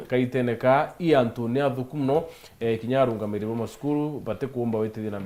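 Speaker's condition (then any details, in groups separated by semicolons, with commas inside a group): No condition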